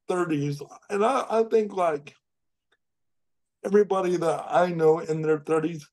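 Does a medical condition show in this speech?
Yes: cerebral palsy; speech somewhat affected by cerebral palsy, able to speak, jokes of having voice for print.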